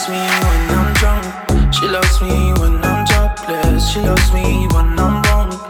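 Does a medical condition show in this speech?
No.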